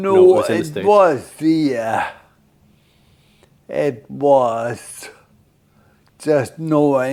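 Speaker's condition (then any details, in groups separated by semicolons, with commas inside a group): Friedreich's ataxia; late-onset type, onset around age 40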